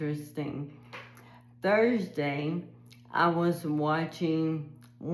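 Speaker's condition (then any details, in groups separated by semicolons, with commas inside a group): ALS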